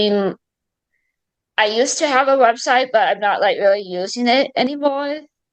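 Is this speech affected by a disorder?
Yes: cerebral palsy; left side affected, throat speech surgery; mild.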